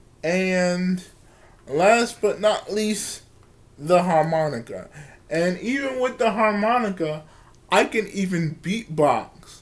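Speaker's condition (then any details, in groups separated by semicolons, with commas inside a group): Cerebral palsy; from birth, wheelchair user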